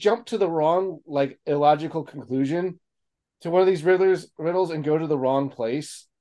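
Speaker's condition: No condition

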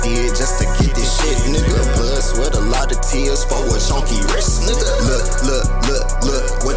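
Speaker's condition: No condition

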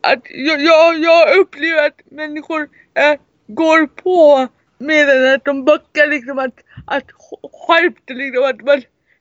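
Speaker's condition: Cerebral palsy; severe, wheelchair user

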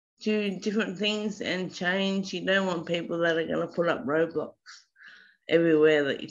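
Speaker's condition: Slurred speech after brainstem stroke, mild

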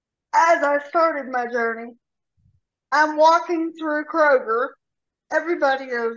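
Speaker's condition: Cerebral palsy; from birth, instability causing trips, severe rotator cuff tear, formerly monthly falls needing engine 6 lift assists

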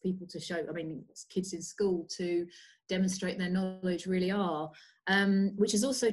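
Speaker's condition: No condition

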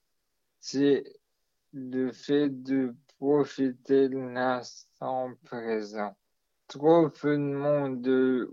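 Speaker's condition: Maladie de Charcot (ALS); degenerative disease

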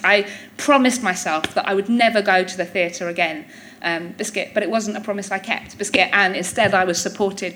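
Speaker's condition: Tourette's syndrome; tics since about age six, neurological, believed inherited, intensified in early 20s; tics much more noticeable than in childhood, frequent throughout conversation; rude tics including swearing, says worst thing, interjected words like hedgehog, geronimo

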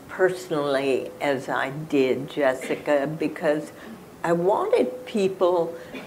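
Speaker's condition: Spasmodic dysphonia; could not talk for 4 months before diagnosis

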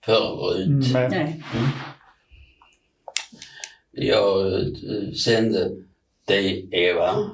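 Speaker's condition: Aphasia; brain damage; hesitant speech with fillers and restarts, others cannot understand what is said; talking not as before, afraid to speak, knows what to say but words don't come out

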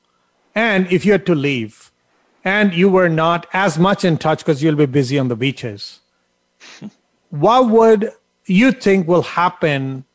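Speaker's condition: No condition

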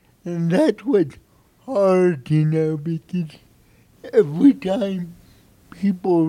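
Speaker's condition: Cerebral palsy; no medication

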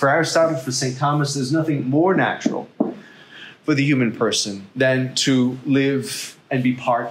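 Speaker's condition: No condition

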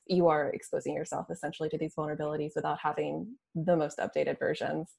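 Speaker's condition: No condition

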